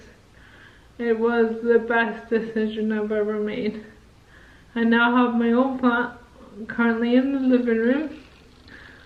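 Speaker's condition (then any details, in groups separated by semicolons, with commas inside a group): Motor neurone disease; onset in left hand; diagnosed five years ago, at age 19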